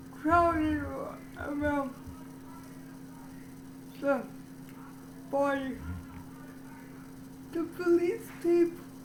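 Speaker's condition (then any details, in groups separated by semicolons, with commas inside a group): Cerebral palsy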